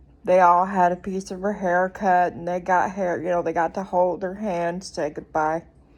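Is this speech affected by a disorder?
Yes: cerebral palsy; speech noticeably atypical.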